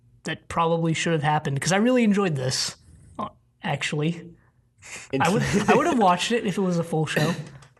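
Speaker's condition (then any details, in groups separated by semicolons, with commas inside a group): No condition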